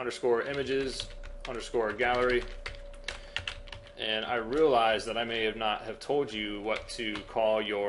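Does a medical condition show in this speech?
No.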